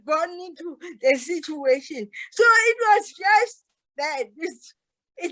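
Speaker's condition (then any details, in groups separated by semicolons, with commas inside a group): Cerebral palsy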